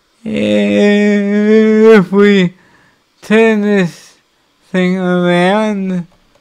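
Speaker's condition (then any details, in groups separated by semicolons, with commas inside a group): Cerebral palsy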